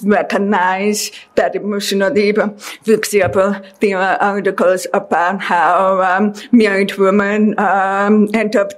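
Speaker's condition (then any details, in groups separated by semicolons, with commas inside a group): Deafness; deaf since childhood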